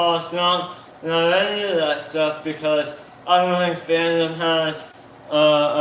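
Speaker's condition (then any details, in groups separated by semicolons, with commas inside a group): Tongue cancer surgery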